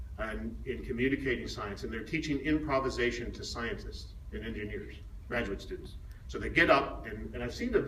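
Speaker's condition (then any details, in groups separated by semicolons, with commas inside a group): No condition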